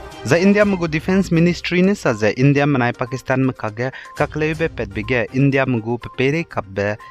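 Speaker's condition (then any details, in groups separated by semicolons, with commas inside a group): No condition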